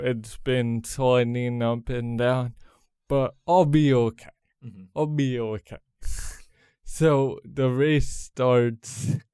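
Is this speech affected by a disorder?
Yes: cerebral palsy; congenital.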